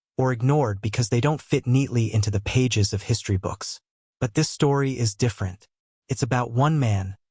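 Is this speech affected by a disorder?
No.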